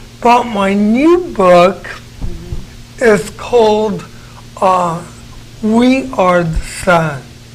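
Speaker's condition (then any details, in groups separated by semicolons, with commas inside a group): Cerebral palsy; speech noticeably affected, may sound drunk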